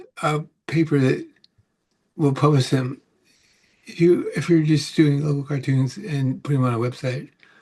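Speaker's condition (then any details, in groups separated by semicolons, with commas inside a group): Parkinson's; about 18 years since onset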